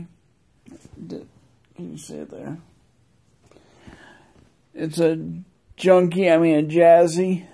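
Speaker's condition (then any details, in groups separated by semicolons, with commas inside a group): Multiple sclerosis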